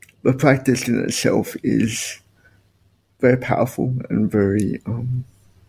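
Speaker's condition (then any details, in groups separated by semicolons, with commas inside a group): Spastic quadriplegic cerebral palsy; motorized wheelchair as main mobility aid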